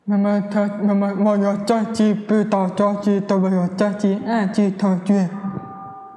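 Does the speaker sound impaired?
Yes: hearing impairment; wears hearing aid, hears car horns and ambulance sirens with hearing aid; speech not very clear, others may not understand her.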